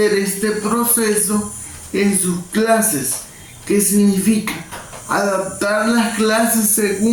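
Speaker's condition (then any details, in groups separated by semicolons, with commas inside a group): Cerebral palsy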